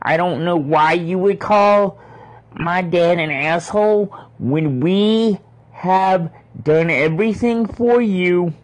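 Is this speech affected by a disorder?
Yes: cerebral palsy; cerebral palsy from birth.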